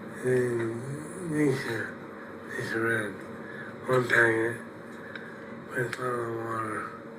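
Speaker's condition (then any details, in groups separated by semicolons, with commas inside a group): Parkinson's disease; voice not very good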